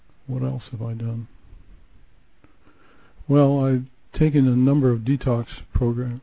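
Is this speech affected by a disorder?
Yes: Parkinson's disease; onset with minor arm tremor, progressed to barely moving before starting medication; age 69, low-dose Mirapex then Sinemet, yoga, Bowen therapy, John Coleman's alternative approach, recent Olympic hike.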